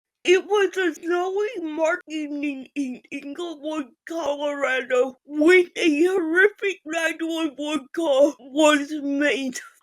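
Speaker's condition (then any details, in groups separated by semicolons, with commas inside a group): Physical speech impairment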